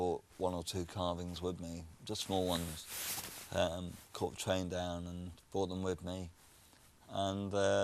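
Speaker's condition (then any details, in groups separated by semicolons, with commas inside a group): Cerebral palsy; bad wobble since childhood; speech defect since childhood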